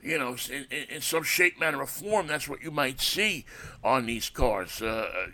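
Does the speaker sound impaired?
No.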